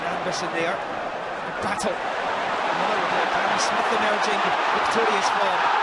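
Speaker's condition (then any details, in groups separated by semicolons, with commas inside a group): No condition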